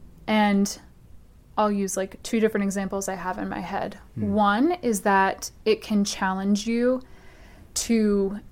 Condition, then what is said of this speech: No condition.